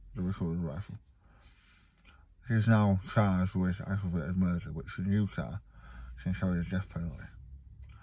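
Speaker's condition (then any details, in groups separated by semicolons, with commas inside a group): Stage 4 tongue cancer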